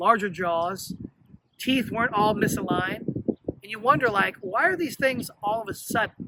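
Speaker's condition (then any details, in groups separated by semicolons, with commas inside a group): No condition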